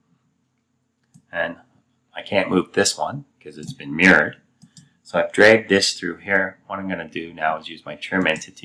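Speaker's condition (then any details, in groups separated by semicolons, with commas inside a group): No condition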